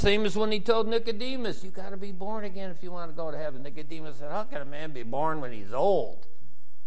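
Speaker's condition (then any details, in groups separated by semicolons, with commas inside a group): No condition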